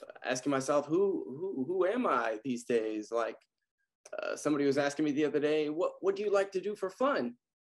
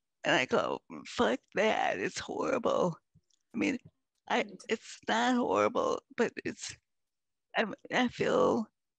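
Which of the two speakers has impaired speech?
The second: multiple sclerosis; progressive form, quadriplegic, wheelchair user; over 20 years, still progressing; disease now taking voice.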